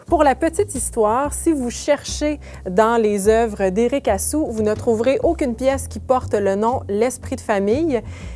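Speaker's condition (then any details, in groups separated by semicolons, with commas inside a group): No condition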